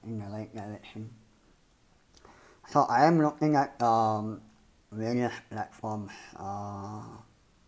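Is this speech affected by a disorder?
Yes: cleft palate and lip; developed a very different way of speaking, ongoing speech impediment.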